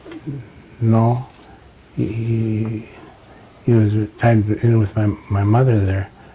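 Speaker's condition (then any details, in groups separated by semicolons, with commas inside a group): Parkinson's disease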